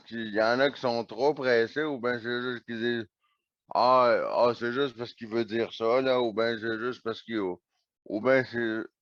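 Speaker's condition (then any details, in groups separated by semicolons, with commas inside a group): Neonatal cerebral palsy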